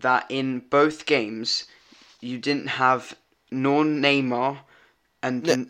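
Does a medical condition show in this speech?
Yes: stutter; natural stutter, believed mainly due to disability, wheelchair user; time penalties for stuttering in podcast game; stutters a lot when speaking to people, part-word and word repetitions; here repeated sounds, prolonged sounds.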